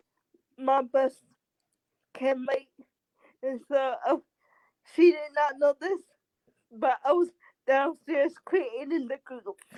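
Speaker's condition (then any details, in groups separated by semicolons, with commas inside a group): Cerebral palsy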